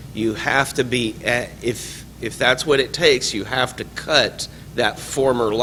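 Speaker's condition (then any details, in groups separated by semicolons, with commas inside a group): No condition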